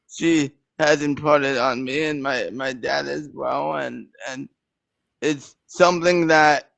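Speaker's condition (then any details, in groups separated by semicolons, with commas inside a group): Cerebral palsy; present from birth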